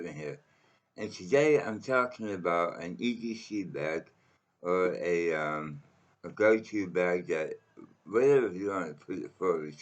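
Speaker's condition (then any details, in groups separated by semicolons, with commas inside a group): Mouth cancer; needs water constantly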